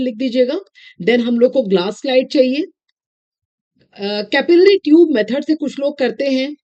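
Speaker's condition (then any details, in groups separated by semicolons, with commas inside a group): No condition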